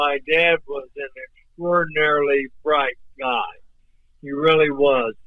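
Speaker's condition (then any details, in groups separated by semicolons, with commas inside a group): ALS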